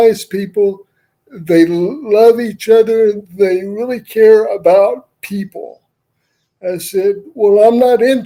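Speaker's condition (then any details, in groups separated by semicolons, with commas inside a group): Cerebral palsy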